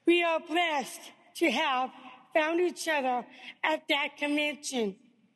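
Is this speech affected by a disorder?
Yes: Down syndrome; diagnosed at birth.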